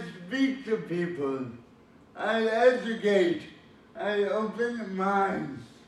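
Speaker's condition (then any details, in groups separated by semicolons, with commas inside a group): Cerebral palsy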